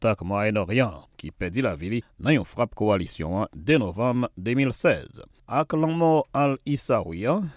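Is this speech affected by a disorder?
No.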